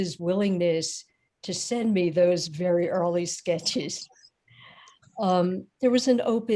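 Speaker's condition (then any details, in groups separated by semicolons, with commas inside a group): No condition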